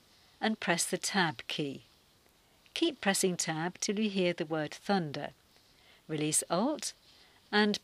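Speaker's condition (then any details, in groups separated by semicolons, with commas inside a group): No condition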